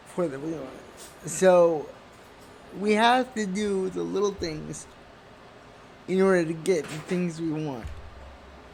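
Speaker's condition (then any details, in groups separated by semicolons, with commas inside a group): Cerebral palsy; neurological condition, cannot walk outside therapy; uses voice dictation and typing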